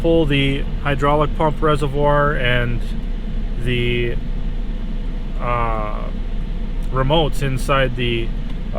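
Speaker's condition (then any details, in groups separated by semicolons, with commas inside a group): No condition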